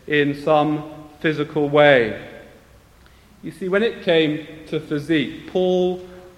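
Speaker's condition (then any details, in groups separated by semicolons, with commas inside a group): No condition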